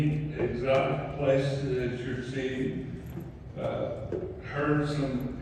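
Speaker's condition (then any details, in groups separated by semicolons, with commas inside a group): ALS; mainly right side and both legs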